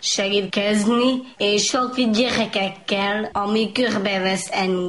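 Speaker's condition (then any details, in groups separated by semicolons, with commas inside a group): Down syndrome; congenital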